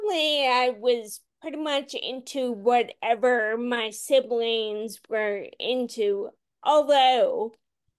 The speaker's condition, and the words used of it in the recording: Ataxia. So initially, I wanted to be a DJ or be a TV presenter, and my voice started getting worse.